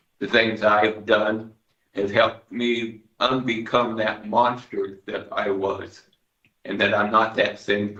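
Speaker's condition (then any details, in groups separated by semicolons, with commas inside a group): Parkinson's disease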